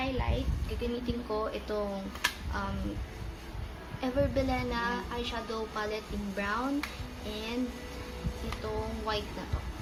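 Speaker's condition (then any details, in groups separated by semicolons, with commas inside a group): No condition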